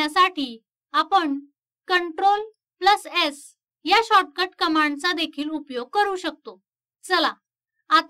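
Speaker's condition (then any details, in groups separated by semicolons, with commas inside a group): No condition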